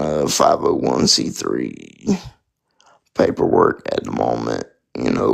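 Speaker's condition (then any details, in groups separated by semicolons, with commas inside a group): Spastic quadriplegic cerebral palsy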